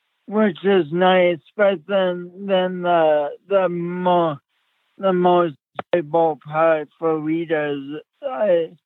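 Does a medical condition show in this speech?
Yes: speech impediment; since childhood, uncoordinated with poor balance as child, physical and occupational therapy in childhood; repeating words over and over, impediment never went away.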